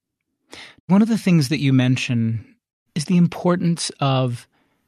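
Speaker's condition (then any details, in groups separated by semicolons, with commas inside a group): No condition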